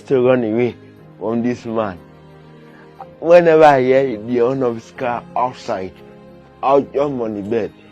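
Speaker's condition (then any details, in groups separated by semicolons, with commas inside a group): Cerebral palsy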